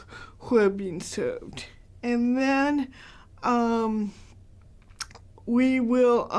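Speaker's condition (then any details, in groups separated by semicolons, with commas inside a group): Cerebral palsy, mild; hard to understand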